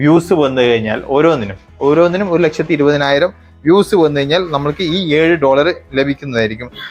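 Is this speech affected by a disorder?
No.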